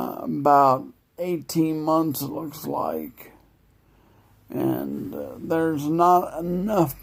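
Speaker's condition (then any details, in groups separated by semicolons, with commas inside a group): Multiple sclerosis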